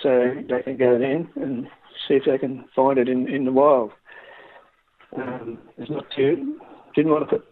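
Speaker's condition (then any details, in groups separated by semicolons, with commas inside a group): Parkinson's disease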